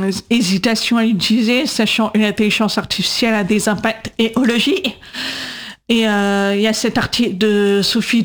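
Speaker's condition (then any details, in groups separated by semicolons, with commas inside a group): Deaf from birth; congenital deafness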